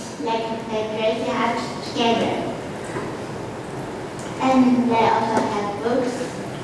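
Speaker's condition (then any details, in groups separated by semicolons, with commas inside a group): Cerebral palsy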